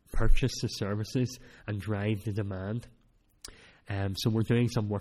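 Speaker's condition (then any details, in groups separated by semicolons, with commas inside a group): Cleft palate; speech not that clear at times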